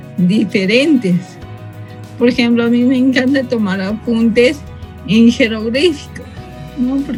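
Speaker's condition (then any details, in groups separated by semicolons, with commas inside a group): Cerebral palsy from birth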